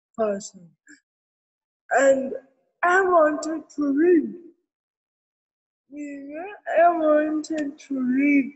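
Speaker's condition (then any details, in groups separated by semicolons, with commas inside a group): Cerebral palsy; from birth in Kenya, did not cry or breathe at birth, incubator for weeks, medical negligence; other children thought talking different in childhood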